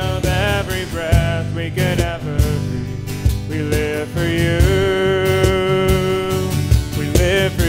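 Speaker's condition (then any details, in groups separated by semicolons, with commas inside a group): No condition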